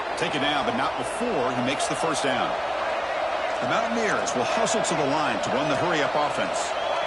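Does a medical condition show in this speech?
No.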